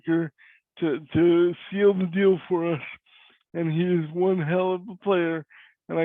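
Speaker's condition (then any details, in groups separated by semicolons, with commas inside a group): Cerebral palsy; cannot walk; voice is different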